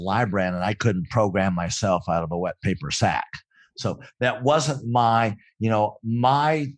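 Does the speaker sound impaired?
Yes: cleft palate; congenital cleft palate.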